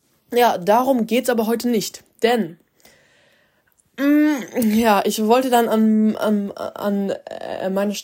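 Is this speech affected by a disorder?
Yes: stuttering; accepted as unchangeable; stuttered very often in this episode; very frequent stuttering during recording; here repeated words, prolonged sounds, blocks.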